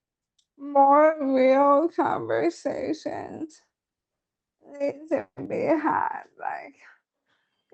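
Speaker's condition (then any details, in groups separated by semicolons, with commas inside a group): ALS; feeding tube; diagnosed at age 29; later insufficient oral intake, breathing impacted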